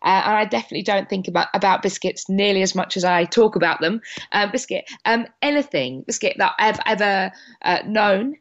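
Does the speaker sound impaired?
Yes: Tourette syndrome with coprolalia; diagnosed nearly grown up, motor tics including chest banging and unpredictable arm and leg movements; very frequent vocal tics, occasional involuntary swearing, sometimes complex phrases.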